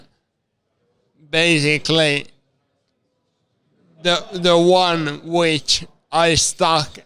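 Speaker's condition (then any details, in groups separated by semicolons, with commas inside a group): Severe traumatic brain injury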